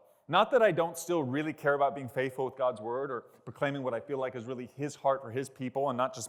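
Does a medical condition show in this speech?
No.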